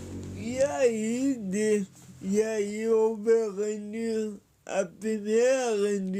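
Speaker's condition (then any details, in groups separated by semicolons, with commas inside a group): Paralysis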